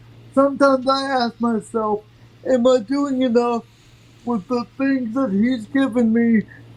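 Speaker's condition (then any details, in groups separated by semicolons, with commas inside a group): Cerebral palsy; from birth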